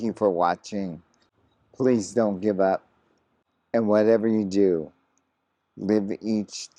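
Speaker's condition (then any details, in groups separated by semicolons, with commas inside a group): ALS; progressing; very hard to talk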